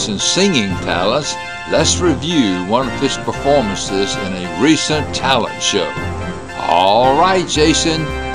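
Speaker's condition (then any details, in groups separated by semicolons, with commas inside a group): No condition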